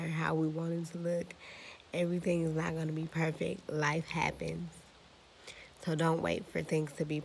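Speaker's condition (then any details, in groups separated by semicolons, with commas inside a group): Cerebral palsy; spastic cerebral palsy from birth, lower body, tight muscles; now talking and breathing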